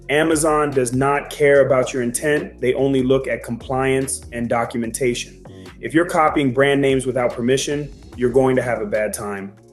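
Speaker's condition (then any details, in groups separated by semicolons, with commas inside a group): No condition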